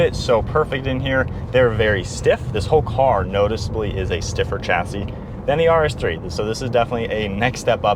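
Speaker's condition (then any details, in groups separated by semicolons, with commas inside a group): No condition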